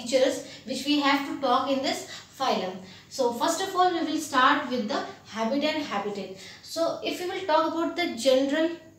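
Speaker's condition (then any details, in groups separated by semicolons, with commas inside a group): No condition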